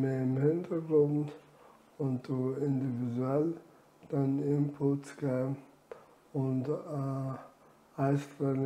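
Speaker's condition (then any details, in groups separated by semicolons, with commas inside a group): Amyotrophic lateral sclerosis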